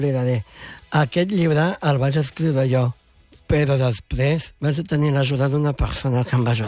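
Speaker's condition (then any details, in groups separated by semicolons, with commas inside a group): Down syndrome; congenital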